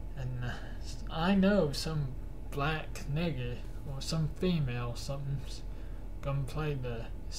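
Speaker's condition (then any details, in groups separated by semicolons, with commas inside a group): Cerebral palsy; cannot stand beyond 10 minutes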